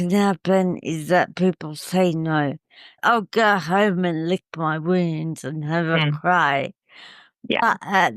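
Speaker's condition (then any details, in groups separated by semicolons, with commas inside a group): Cerebral palsy; uses wheelchair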